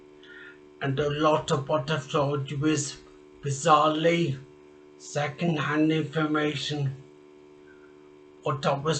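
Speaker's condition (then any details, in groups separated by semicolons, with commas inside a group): Traumatic brain injury; accident, part of skull removed and replaced, coordination, speech; no speech with tracheostomy, relearned speaking, initially unintelligible, sounded drunk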